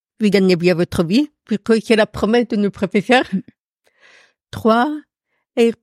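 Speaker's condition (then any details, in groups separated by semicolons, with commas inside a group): Profound congenital deafness; profound deafness from birth, discovered at 9 months, doctor predicted she would never speak; accent from deafness, could not speak in early childhood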